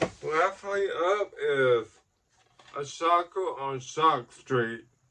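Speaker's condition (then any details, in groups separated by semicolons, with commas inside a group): Ataxic cerebral palsy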